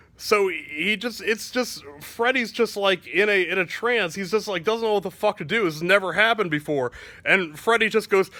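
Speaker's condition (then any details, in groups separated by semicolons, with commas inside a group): No condition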